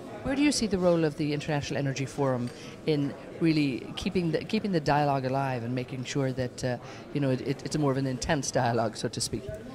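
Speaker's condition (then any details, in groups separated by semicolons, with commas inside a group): No condition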